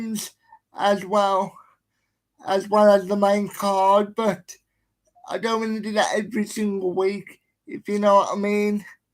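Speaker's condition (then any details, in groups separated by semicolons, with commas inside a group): Cerebral palsy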